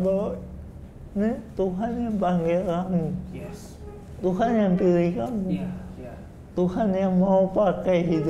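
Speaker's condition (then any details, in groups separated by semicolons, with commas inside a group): Cerebral palsy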